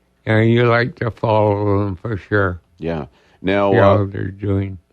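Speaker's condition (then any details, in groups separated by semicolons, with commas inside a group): ALS; diagnosed about two years ago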